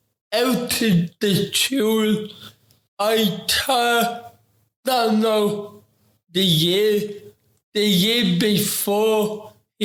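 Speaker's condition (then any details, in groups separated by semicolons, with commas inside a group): Ataxic cerebral palsy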